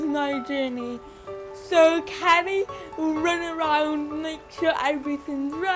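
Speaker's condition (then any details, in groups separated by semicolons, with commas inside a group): Cerebral palsy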